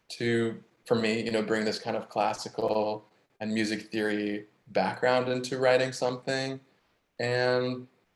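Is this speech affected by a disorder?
No.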